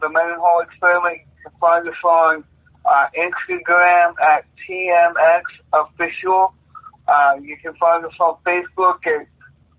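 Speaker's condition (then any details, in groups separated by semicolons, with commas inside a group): Cerebral palsy; plays rhythm guitar despite condition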